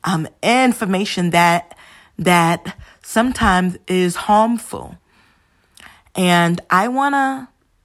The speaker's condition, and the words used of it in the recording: Stuttering. And if you hear me stuttering, let's just take a deep breath and breathe.